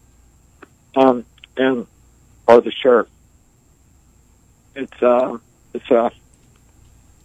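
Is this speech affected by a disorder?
Yes: ALS; motor neuron loss, sensation intact with pain, wheelchair user, about 17 to nearly 20 years since onset; progressive paralysis toward total paralysis, pain from clothing seams and pressure; barely able to speak.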